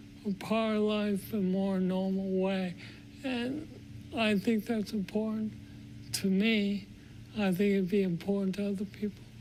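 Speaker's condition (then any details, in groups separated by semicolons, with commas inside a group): Parkinson's disease; strong voice, sings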